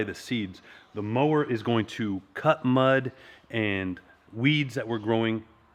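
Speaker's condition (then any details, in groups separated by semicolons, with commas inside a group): No condition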